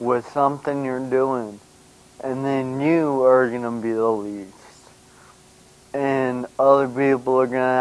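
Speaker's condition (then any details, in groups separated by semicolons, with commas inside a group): Brain injury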